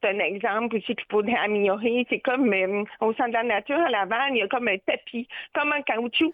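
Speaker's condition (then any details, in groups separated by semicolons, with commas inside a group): Deafness with cochlear implant; phone hard to understand, especially deep male voices, fast or quiet speakers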